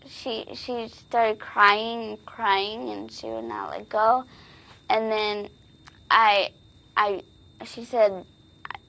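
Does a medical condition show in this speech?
Yes: cerebral palsy; spastic type, lack of oxygen at birth from prolapsed cord, breathing tube after birth, grade 4 of 4; legs affected, leg turns in, walks unstably on bent legs, wheelchair, physical therapy, poor hand coordination, writes on computer; predicted at birth to probably never speak.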